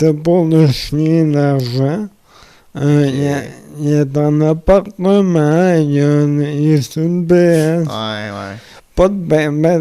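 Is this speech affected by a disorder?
Yes: amyotrophic lateral sclerosis.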